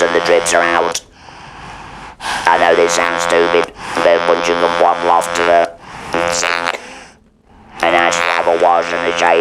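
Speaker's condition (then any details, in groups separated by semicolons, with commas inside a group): Laryngeal cancer with laryngectomy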